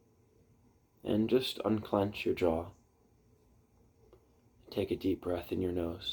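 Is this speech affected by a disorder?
No.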